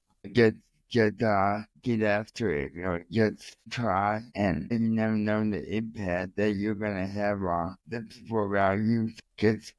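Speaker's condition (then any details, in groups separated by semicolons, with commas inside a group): Cerebral palsy; from birth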